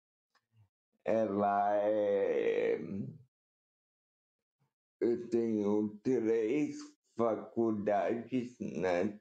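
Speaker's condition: Cerebral palsy; uneventful pregnancy

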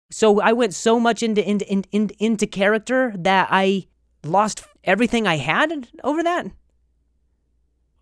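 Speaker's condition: Stutter; speech coaches, practices control before shows; much improved, still stutters; very severe at first, hit himself in frustration; repeated sounds

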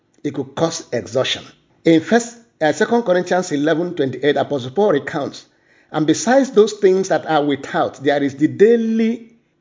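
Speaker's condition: No condition

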